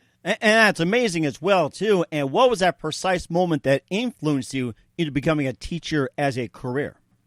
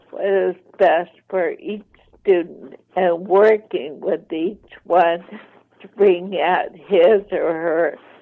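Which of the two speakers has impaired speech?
The second: ALS, mild; affects hands and fingers; 14 years since diagnosis, slow progression, full-time wheelchair user; voice slightly impaired.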